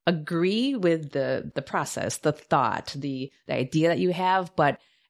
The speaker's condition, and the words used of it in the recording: None; typical speech.